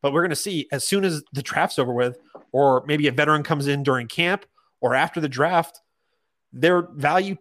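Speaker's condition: No condition

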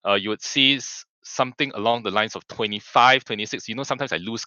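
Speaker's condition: No condition

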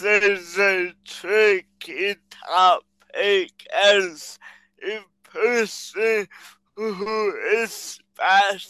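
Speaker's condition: Cerebral palsy

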